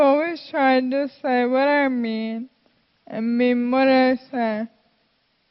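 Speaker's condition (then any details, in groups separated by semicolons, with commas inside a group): Friedreich's ataxia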